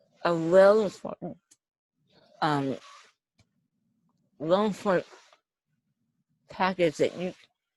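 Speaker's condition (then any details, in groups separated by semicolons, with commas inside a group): Neuromuscular disease; uses a ventilator; speaking sometimes very difficult, needs extra time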